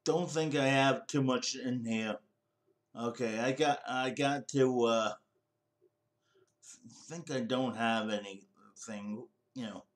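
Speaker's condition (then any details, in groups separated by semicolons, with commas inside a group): Cerebral palsy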